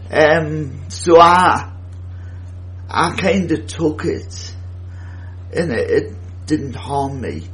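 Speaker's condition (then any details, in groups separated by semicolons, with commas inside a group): Cerebral palsy; first wheelchair fundraised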